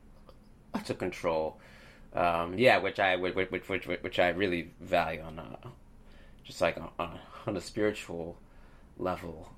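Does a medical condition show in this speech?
Yes: stutter; stutter since around age 4 or 5; stutters when starting to respond in group conversation, often cannot say intended words; here repeated sounds, repeated words.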